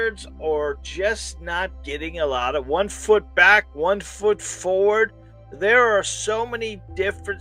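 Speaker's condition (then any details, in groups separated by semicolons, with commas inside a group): No condition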